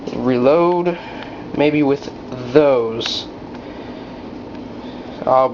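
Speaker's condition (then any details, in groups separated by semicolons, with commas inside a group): No condition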